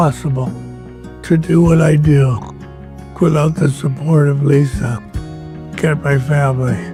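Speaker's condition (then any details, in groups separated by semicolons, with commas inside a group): ALS; onset with twitching, three years to confirm; about nine years since onset, six since diagnosis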